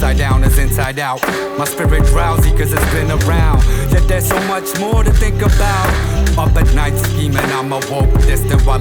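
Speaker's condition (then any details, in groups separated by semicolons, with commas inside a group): No condition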